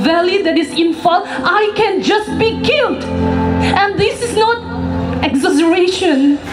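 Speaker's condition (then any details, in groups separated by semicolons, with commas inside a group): No condition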